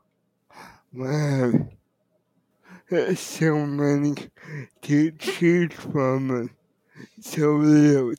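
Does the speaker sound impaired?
Yes: cerebral palsy; wheelchair user.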